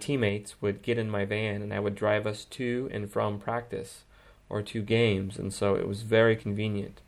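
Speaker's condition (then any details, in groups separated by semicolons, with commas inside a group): No condition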